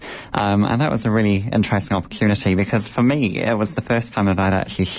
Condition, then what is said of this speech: Cleft palate. I say ironic because, given the condition that you have, but you speak beautifully.